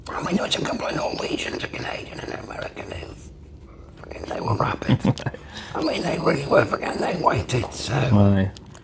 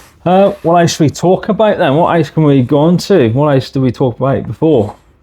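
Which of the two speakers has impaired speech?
The first: laryngectomy; permanent tracheostomy, throat scar tissue; seven years since operation; breathes through tracheostomy, cold air hinders breathing, frequent throat clearing.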